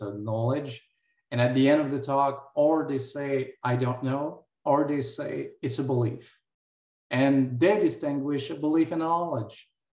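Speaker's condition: No condition

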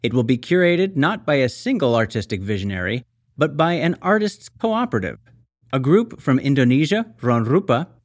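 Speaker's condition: No condition

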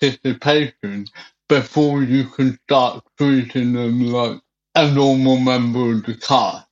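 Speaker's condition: Cerebral palsy; from birth, stopped breathing, cesarean, incubator, walking deteriorated about age five, physiotherapy, walking frame, wheelchair; cannot drink from a glass, uses a straw

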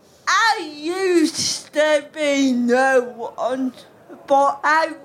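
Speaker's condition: Cerebral palsy; voice described by speaker as cute

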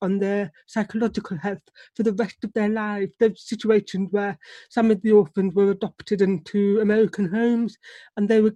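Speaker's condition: Deafness; relies on lip reading

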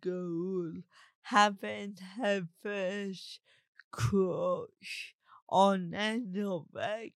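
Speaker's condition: Cerebral palsy; talks differently

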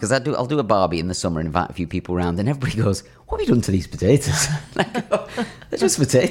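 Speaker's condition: No condition

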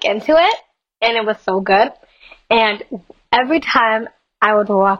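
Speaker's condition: Down syndrome; age 21

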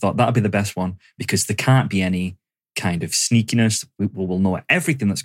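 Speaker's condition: No condition

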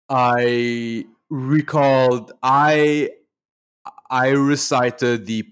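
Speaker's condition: Stuttering; stutter since birth, neurological basis, speech therapists in Lebanon childhood to teens, psychologist at 16-17; adult, still stutters audibly, controls stutter with breathing technique learned in UK; stutter much worse before, affects only speaking, not reading or writing, long avoided speaking; repeated words, prolonged sounds

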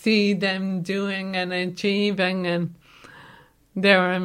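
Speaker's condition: Motor neuron disease; needs to hold on to someone everywhere, physically well otherwise, pain at times, comes and goes

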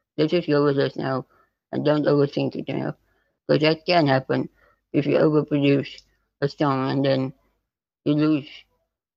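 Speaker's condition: Spinal muscular atrophy type 2; neuromuscular

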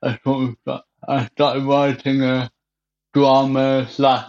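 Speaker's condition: Cerebral palsy; wheelchair

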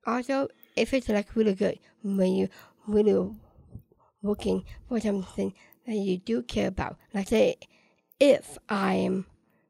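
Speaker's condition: Down syndrome

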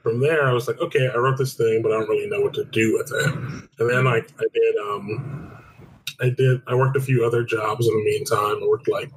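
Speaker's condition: No condition

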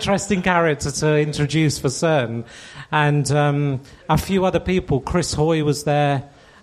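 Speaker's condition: No condition

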